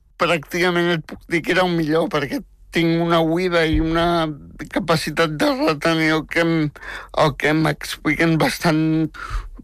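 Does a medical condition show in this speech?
Yes: spastic tetraplegic cerebral palsy; wheelchair user.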